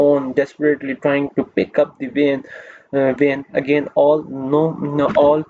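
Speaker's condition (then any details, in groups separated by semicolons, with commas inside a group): No condition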